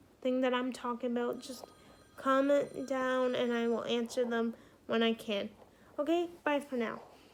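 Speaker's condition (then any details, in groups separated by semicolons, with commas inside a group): Cerebral palsy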